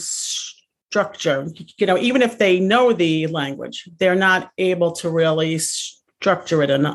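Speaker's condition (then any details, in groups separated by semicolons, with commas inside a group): Stuttering; prolonged sounds, blocks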